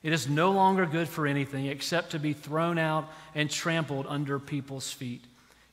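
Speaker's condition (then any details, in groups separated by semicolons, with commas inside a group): No condition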